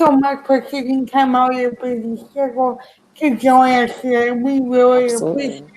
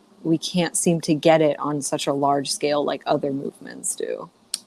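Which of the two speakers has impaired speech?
The first: cerebral palsy; present from birth; speech affected, sounds like stroke to others.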